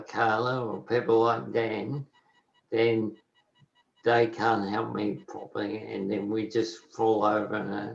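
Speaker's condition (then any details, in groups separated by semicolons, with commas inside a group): Motor neurone disease; about nine months since diagnosis, slow progression, still walking; voice change early symptom, voice worsening daily, learning text-to-speech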